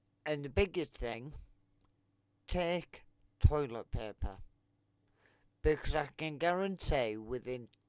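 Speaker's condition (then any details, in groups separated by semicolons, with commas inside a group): Multiple sclerosis; affects legs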